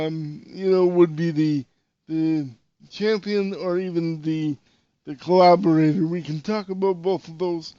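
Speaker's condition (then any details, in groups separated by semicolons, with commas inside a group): Cerebral palsy; voice fluctuations, tension, back spasms hinder speaking, strong voice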